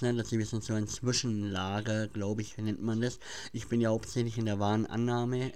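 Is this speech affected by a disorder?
Yes: cleft palate; present since childhood; speech impediment, listeners messaged that he cannot be heard, mimicked at school.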